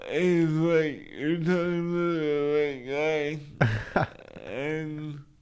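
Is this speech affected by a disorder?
Yes: cerebral palsy; wheelchair user 99.9% of the time.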